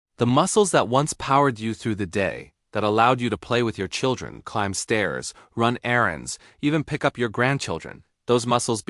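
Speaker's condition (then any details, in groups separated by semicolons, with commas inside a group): No condition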